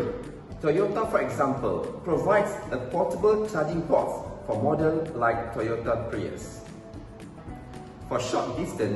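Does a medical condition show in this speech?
No.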